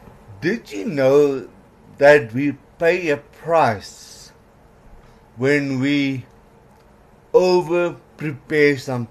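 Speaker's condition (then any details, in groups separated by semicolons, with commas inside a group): Cerebral palsy; doubted legs could last 6 continuous hours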